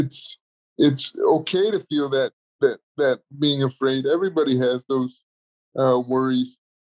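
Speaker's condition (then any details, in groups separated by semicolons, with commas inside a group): Cerebral palsy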